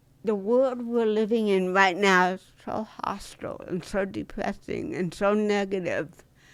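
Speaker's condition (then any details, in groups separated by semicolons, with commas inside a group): Dystonia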